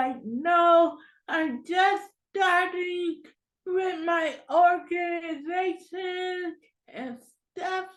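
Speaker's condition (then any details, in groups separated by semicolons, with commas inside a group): Cerebral palsy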